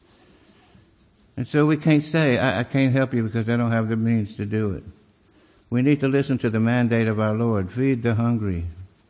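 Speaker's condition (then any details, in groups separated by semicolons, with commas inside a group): Parkinson's disease; leg pain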